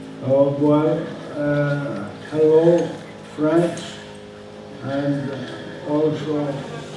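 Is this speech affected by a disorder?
Yes: motor neuron disease.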